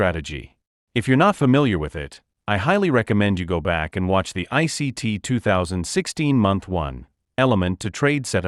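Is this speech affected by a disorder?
No.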